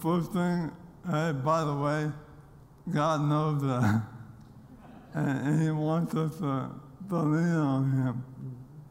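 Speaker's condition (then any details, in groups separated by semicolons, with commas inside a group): ALS; diagnosed during pro football career in Nashville after loss of strength, speed and weight; losing ability to speak clearly, voice does not sound as expected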